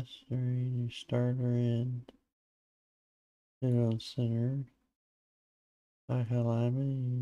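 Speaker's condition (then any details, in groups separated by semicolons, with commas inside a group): Parkinson's disease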